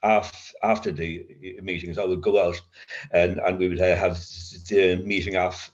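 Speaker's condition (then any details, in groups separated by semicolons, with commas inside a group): Covert stutter; severe childhood stutter, linked to adverse childhood experience, child guidance clinic, worse with teacher's punishment, covert since sobriety; occasional blocks, stutters in mind more than aloud, avoids feared words, voice never feels own; repeated sounds, prolonged sounds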